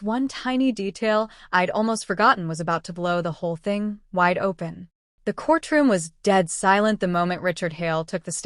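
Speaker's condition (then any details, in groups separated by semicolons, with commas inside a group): No condition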